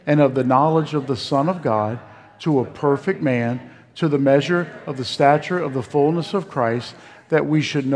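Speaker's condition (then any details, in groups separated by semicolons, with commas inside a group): No condition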